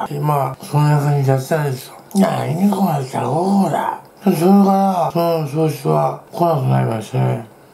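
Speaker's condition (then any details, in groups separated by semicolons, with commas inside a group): Tongue cancer, partial glossectomy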